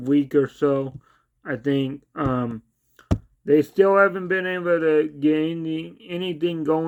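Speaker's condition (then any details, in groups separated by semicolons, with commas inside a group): Cerebral palsy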